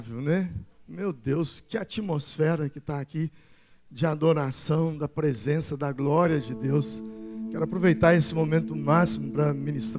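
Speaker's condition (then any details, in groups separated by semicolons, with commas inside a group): No condition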